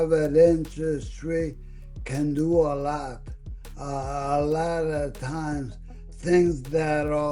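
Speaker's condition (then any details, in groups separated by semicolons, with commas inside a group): ALS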